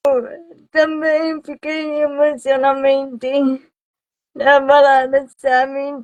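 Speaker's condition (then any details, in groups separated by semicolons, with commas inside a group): Cerebral palsy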